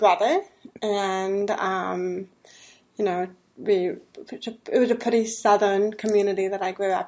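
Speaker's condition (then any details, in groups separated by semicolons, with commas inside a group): Deafness; deafness diagnosed at age 3, residual low-frequency hearing, hears men's voices better than women's; raised oral, 11 years of speech therapy, practiced mouth and tongue movement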